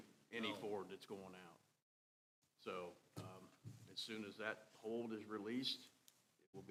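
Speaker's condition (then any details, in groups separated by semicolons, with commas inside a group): No condition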